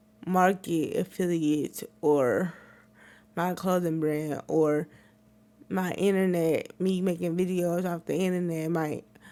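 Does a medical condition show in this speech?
Yes: cerebral palsy; wheelchair user.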